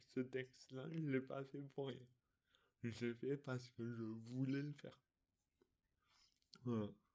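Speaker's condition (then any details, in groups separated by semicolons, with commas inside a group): Dystonia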